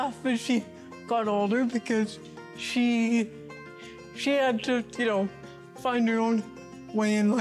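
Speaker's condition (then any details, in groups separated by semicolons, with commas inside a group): Cerebral palsy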